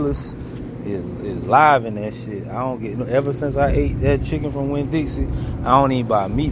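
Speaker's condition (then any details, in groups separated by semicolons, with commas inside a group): No condition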